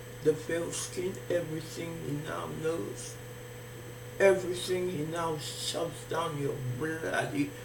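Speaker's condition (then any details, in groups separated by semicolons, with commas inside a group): Facial palsy; can barely hear own speech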